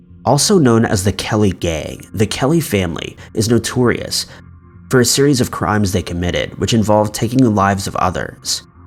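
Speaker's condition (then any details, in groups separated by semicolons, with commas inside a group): No condition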